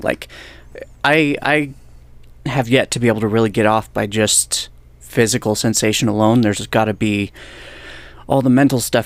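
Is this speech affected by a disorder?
No.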